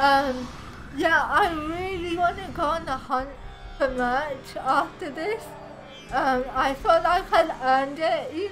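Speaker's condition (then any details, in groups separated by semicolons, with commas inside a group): Cerebral palsy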